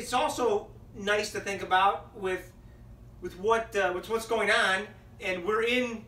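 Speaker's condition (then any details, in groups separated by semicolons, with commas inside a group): No condition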